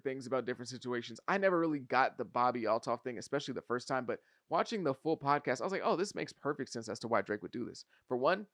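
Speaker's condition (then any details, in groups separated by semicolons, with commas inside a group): No condition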